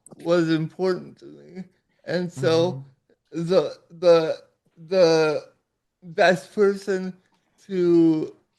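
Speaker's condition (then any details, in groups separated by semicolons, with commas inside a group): Cerebral palsy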